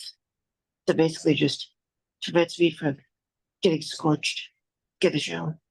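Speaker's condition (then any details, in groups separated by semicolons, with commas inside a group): Duchenne muscular dystrophy; progressive loss, wheelchair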